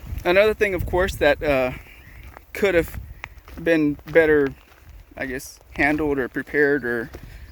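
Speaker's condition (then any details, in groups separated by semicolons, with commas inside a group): No condition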